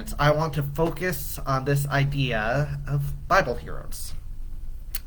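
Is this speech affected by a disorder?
No.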